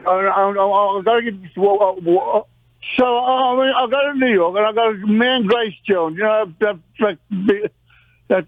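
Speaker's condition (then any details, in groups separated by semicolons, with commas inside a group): Parkinson's disease; long duration, mild case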